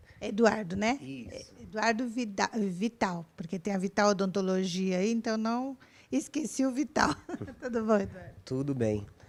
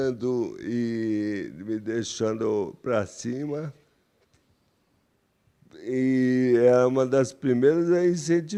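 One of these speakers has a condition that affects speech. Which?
The second: amyotrophic lateral sclerosis; onset with cramps, early lung and chest wall involvement; diagnosed 4.5 years ago, respiratory physiotherapy; breathing affected early, compromised chest wall muscles.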